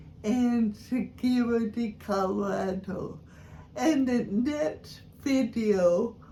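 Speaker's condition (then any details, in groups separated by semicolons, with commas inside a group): Cerebral palsy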